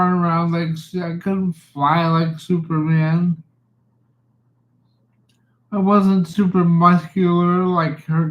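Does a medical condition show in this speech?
Yes: cerebral palsy; from birth, cannot type.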